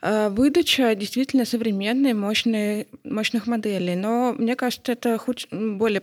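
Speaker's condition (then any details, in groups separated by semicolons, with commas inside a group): Hard of hearing; not deaf, identifies as hearing person with specific need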